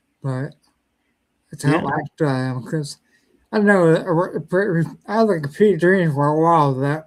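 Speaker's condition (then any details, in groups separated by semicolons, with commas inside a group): Cerebellar ataxia; sometimes trouble talking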